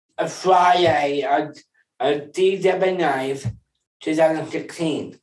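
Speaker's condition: Down syndrome; extra 21st chromosome, low muscle tone, intestinal bypass day three, open heart surgery before three months

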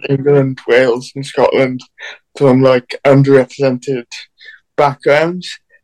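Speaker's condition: Cerebral palsy

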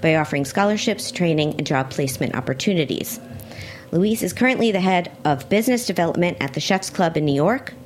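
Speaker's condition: No condition

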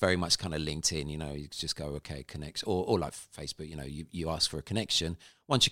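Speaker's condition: No condition

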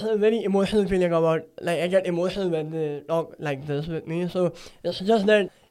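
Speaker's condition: Cleft palate; nose previously tilted

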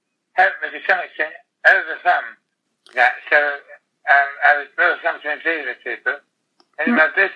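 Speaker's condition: Tongue cancer, glossectomy, most of tongue removed; speech harder and harder after tongue removal, very slow

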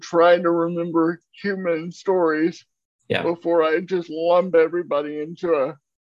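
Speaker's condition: Cerebral palsy; uses a wheelchair

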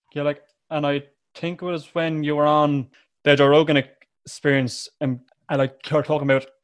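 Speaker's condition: Stuttering; described by guest as very similar to guest's own; less than half as severe around people who stutter, much worse with fluent speakers; blocks

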